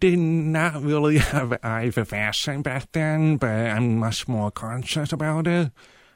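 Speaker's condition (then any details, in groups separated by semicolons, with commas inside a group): Profound deafness; now hears sounds such as rain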